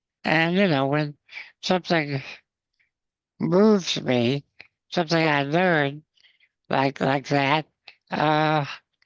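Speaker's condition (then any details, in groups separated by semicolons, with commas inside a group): Spinal muscular atrophy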